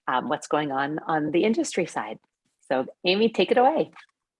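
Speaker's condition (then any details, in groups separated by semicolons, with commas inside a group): No condition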